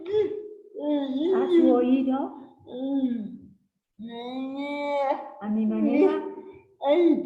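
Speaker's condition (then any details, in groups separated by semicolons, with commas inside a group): Cerebral palsy; since birth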